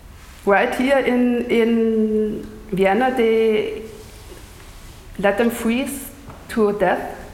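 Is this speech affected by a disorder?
Yes: stuttering; lifelong stutter, neurological, speech therapy, countless therapists and doctors, teen jaw, belly, leg cramps suppressing; audibly stuttering during lecture performance, amount varies day to day; stutters on own name, smooth circular repetitions, silent blocks, slower than fluent speakers; here repeated words, prolonged sounds.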